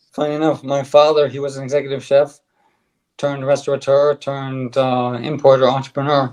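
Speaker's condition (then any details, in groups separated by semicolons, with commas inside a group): ALS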